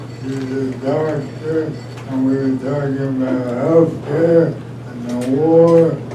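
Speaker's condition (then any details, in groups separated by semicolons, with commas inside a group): ALS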